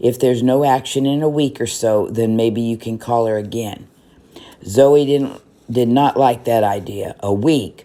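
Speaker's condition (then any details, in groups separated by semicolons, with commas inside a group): No condition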